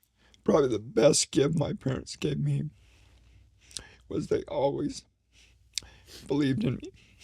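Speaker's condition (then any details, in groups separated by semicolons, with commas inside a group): ALS; slowly progressing form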